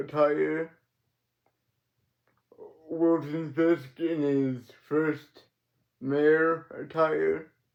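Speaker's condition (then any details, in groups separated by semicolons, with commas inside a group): Cerebral palsy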